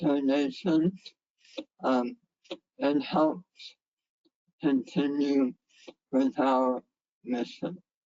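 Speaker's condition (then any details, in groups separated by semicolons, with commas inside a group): Head and neck cancer; left vagus nerve severed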